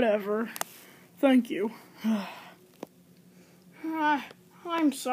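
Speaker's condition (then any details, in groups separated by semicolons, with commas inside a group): No condition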